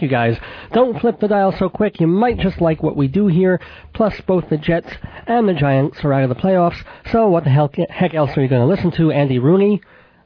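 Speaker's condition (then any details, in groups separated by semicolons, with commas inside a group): Cleft palate with lisp, mild; congenital cleft palate and cleft lip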